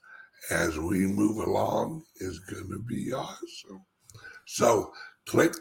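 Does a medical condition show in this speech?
Yes: speech impediment; slight speech impediment.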